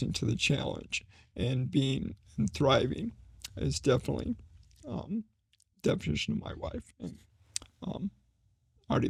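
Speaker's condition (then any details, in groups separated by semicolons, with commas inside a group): ALS; slowly progressing form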